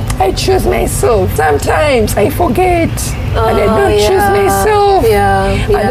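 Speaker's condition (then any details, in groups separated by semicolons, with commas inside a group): Cerebral palsy; onset in secondary school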